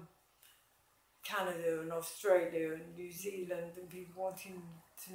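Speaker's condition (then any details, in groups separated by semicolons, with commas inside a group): MND, mild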